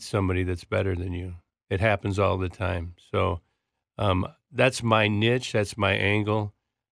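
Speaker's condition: Parkinson's disease; Big and Loud therapy for movement

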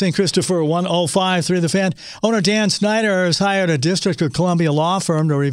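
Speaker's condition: No condition

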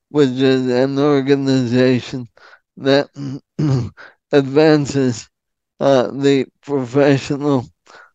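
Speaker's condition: ALS; speaks in full sentences

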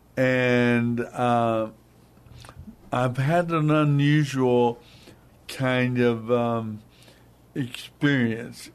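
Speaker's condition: Hemorrhagic stroke, hemorrhagic, basal ganglia

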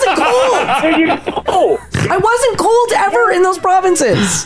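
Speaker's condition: No condition

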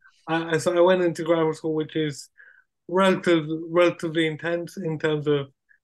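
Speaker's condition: Cerebral palsy; wheelchair user

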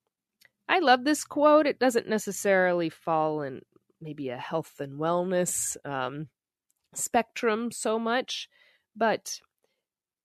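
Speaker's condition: No condition

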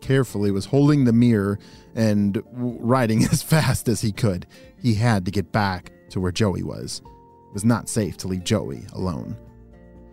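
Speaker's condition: No condition

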